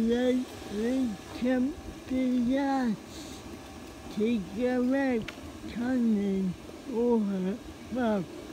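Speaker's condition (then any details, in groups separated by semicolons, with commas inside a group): Cerebral palsy; spastic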